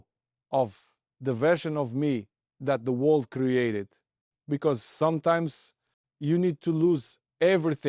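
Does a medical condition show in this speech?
No.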